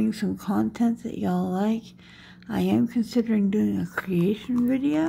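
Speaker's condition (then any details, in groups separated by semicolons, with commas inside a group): Dystonia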